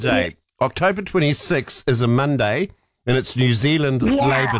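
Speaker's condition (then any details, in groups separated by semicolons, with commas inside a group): No condition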